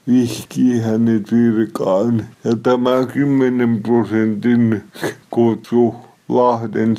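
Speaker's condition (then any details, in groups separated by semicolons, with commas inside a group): Cerebral palsy; somewhat unclear, self-described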